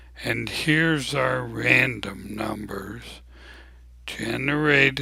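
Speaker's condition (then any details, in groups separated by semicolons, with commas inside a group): ALS; abnormally slow voice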